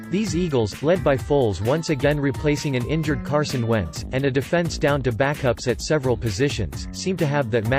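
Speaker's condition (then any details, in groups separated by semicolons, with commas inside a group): No condition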